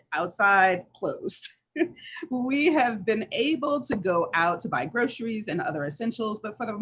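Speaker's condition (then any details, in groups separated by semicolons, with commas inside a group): No condition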